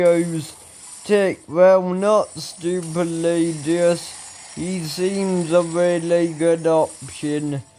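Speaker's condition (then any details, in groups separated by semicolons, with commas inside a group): Ataxia; speech recently worse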